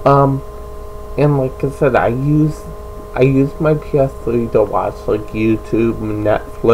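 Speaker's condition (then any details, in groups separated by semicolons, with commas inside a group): Cerebral palsy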